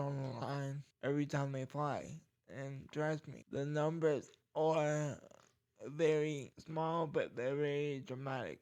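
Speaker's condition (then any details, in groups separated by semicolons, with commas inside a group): Cerebral palsy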